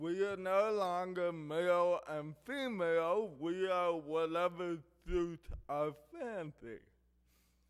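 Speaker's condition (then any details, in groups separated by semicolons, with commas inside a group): Cerebral palsy; speech affected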